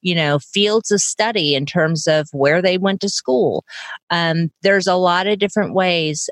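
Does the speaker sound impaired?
No.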